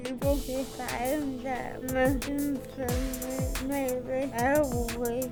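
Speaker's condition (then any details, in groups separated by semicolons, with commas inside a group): Cerebral palsy; from birth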